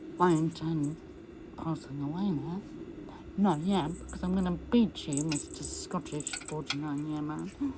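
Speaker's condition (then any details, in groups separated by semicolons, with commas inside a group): MND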